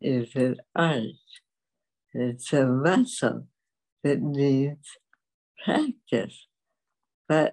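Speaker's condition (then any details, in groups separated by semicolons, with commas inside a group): Dystonia; dystonia from age 20, affects walking and speech, right leg kicked left ankle, no cure; speech loss began after UCLA, mute 40 years, typed needs on typewriter, symptoms when speaking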